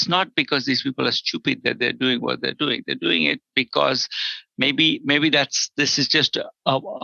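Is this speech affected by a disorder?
No.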